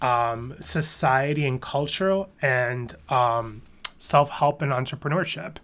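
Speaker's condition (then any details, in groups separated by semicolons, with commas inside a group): No condition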